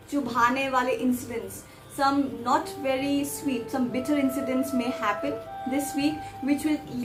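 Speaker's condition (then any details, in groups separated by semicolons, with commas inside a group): No condition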